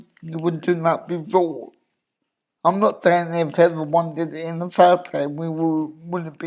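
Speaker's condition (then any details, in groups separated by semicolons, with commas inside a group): Cerebral palsy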